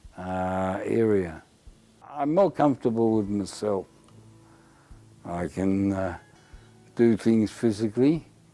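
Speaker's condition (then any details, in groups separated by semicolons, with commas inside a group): Parkinson's disease; deep brain stimulation implant; stimulation settings still being adjusted after surgery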